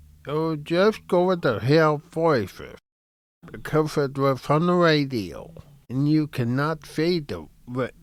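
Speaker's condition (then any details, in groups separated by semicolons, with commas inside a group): Cerebral palsy; speech affected, tongue cannot reach roof of mouth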